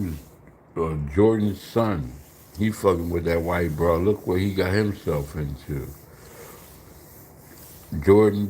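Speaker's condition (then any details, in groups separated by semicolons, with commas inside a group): Slurred speech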